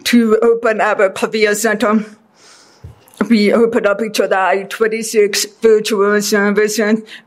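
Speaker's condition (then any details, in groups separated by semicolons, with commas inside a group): Deafness; deaf since childhood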